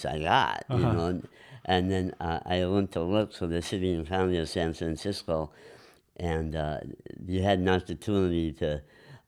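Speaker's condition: Enlarged tongue from vascular growth

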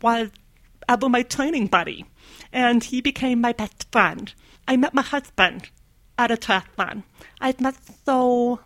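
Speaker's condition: Deafness; completely deaf right ear

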